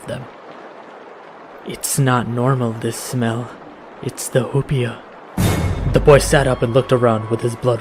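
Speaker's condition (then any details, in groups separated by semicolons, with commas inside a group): No condition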